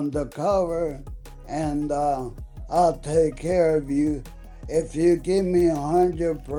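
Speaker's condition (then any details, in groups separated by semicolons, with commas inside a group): ALS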